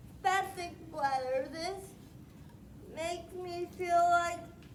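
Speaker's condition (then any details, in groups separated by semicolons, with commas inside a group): Spastic quadriplegic cerebral palsy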